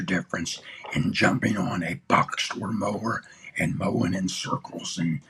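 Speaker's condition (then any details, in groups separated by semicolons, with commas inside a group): Throat cancer; tracheostomy tube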